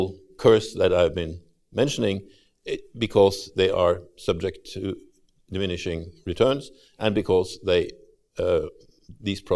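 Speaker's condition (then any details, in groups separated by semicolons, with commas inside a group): No condition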